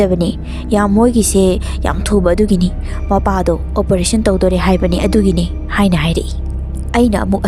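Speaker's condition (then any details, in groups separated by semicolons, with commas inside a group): No condition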